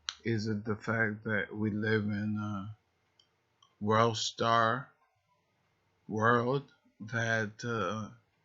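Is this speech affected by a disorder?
Yes: multiple sclerosis; deep brain stimulation electrodes for arm tremors.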